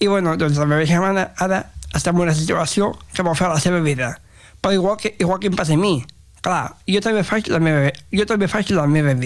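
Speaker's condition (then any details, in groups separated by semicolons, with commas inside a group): Down syndrome; extra chromosome, present since early childhood; very talkative, expresses self in own way and own words, dislikes being corrected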